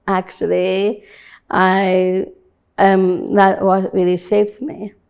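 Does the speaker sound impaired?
Yes: Down syndrome.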